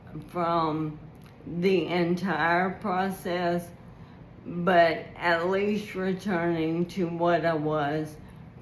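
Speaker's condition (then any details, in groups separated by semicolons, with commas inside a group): ALS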